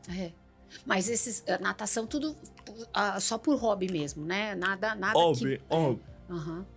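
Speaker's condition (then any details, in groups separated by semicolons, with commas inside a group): No condition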